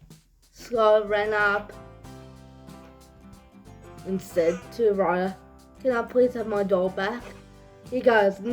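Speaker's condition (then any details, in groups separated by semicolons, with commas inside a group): Cerebral palsy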